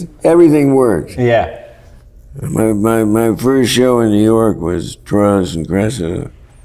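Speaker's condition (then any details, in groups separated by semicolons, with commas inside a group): Parkinson's; worsening, often debilitating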